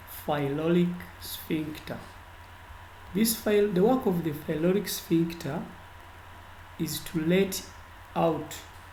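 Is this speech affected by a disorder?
No.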